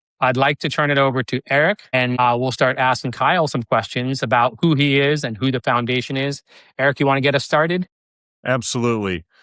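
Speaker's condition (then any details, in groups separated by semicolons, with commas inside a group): No condition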